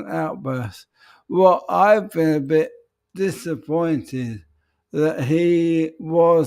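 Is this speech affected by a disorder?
Yes: ALS; voice may sound peculiar.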